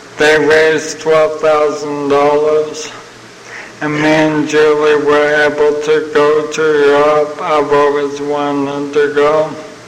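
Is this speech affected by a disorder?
Yes: ALS (Lou Gehrig's disease); sounds like having had a couple of drinks.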